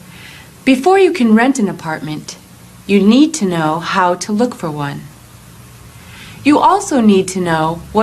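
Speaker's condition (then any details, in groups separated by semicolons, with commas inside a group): No condition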